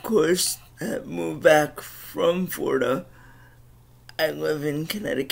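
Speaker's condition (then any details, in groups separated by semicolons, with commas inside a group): Cerebral palsy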